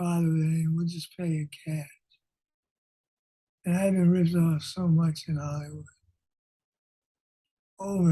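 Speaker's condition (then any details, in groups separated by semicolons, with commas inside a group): Parkinson's disease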